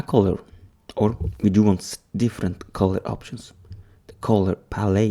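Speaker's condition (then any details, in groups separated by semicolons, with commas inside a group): No condition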